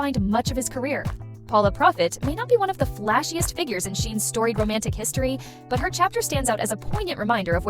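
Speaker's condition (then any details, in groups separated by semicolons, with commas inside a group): No condition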